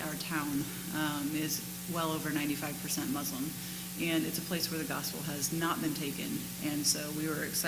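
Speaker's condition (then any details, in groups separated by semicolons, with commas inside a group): No condition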